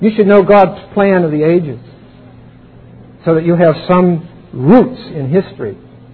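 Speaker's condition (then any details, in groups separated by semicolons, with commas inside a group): No condition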